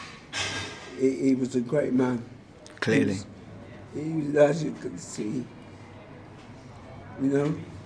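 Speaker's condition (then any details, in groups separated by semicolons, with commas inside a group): Motor neurone disease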